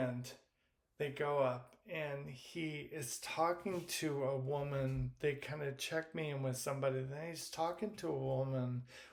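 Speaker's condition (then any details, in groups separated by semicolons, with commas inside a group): Primary lateral sclerosis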